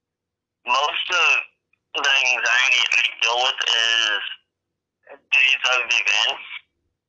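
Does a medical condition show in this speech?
Yes: cerebral palsy, very rare form.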